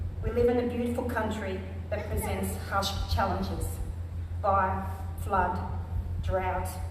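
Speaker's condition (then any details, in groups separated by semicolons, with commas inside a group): No condition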